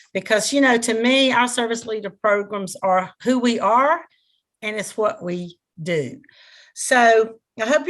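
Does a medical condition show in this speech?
No.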